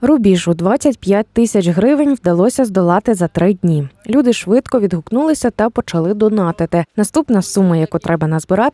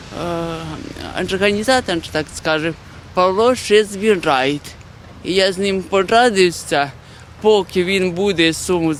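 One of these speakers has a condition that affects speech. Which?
The second: cerebral palsy.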